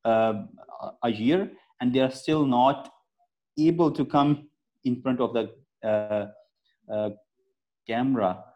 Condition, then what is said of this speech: Stuttering. If I stumble in my speaking, I stammer, that is okay.